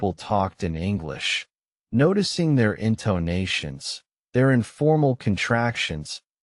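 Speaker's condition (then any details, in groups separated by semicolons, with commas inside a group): No condition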